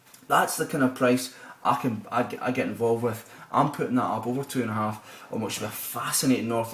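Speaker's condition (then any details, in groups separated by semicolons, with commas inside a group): No condition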